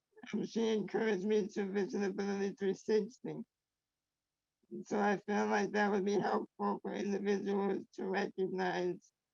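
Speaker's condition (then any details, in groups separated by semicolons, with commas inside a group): Traumatic brain injury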